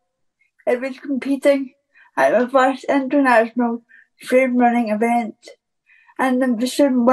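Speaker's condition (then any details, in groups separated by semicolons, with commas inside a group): Cerebral palsy; present from birth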